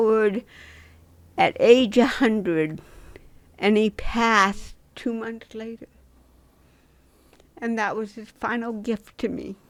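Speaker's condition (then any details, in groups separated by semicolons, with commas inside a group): Cerebral palsy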